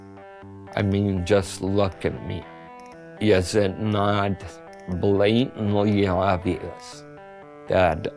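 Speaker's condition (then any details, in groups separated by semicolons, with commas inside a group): Multiple sclerosis; severe shaking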